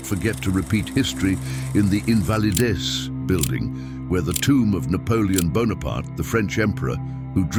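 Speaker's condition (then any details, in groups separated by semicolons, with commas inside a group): No condition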